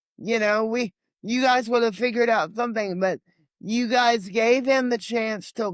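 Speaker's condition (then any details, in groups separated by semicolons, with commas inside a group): Cerebral palsy; limited mobility, legs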